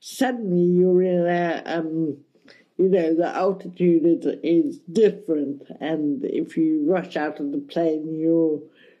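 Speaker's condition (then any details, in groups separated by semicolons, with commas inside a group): Cerebral palsy, mild; speech affected a bit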